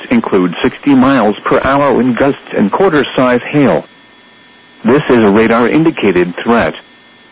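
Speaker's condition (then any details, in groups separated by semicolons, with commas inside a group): No condition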